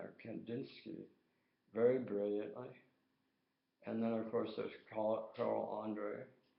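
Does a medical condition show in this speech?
Yes: tongue cancer.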